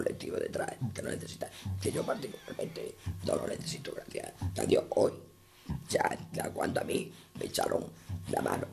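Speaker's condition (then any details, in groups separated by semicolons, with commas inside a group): Total laryngectomy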